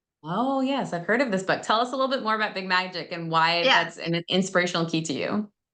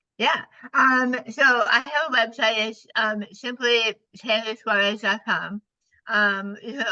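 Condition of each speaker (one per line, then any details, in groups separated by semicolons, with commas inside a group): No condition
Partial glossectomy for tongue cancer; tongue cancer, over half of tongue removed; survivor, surgery, radiation, chemotherapy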